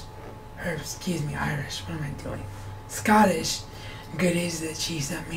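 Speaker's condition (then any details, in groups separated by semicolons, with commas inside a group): Cerebral palsy; wheelchair bound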